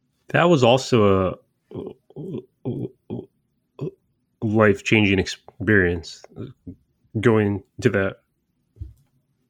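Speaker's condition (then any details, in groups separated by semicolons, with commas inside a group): Stuttering; coping mechanisms and workarounds, avoidance; prolonged sounds, blocks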